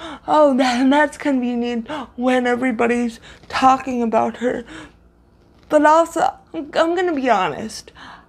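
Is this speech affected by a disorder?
Yes: cerebral palsy, severe.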